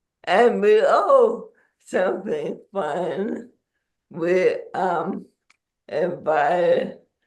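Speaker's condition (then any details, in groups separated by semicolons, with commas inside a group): ALS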